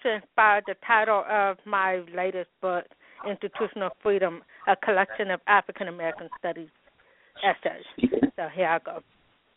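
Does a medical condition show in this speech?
Yes: hearing loss with speech impediment, congenital; speech impediment caused by hearing loss.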